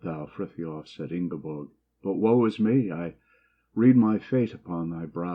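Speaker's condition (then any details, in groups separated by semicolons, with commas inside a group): No condition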